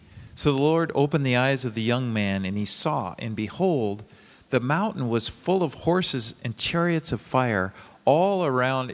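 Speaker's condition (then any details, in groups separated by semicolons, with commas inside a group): No condition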